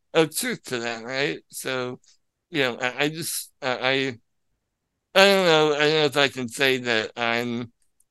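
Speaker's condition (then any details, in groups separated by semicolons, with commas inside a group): Spinal muscular atrophy; controls computer with mouth, father usually assists at live play, cannot sit outside wheelchair, cannot fly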